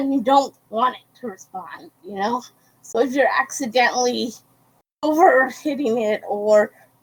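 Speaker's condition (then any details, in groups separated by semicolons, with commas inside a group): Cerebral palsy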